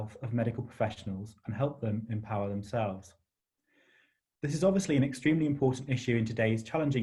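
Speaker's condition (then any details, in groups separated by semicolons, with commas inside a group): No condition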